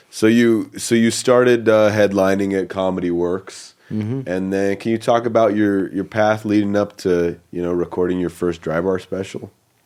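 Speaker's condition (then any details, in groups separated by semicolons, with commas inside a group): No condition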